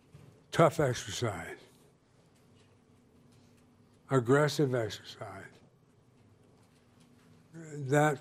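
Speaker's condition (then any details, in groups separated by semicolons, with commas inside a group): Parkinson's disease; about 8 years in Southwest Parkinson's Fitness Program, boxing-type training at Snap Fitness, rigorous exercise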